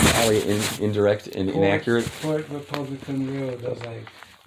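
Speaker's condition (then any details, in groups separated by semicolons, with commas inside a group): No condition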